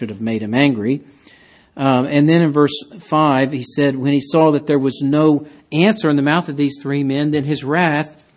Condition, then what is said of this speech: None; typical speech.